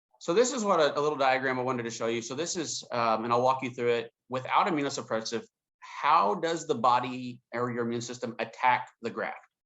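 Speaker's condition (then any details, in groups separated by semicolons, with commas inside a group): No condition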